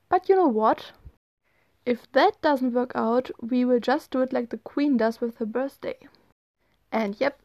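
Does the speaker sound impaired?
No.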